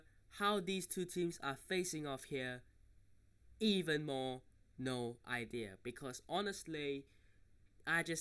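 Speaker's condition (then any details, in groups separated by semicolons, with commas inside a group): No condition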